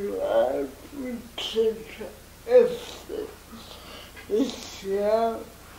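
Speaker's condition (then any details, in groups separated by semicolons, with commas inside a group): Cerebral palsy; motorized wheelchair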